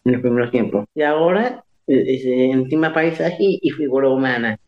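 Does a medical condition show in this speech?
Yes: Down syndrome; age 64.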